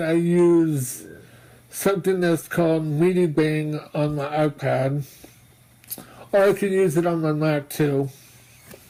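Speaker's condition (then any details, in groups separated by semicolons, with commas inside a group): Mobius syndrome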